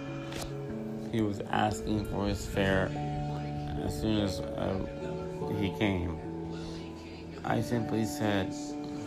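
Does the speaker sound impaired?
Yes: cerebral palsy; uses Miami-Dade paratransit special transportation.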